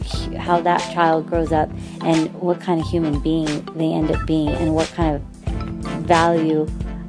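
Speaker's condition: No condition

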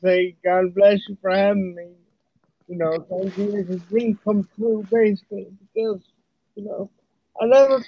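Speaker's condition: Cerebral palsy; lifelong wheelchair use

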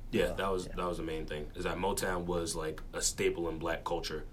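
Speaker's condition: No condition

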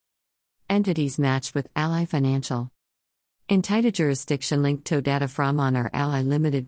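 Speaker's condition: No condition

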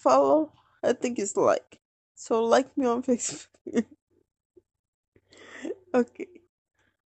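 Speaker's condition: Cerebral palsy; wheelchair user

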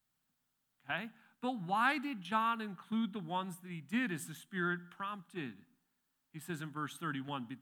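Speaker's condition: No condition

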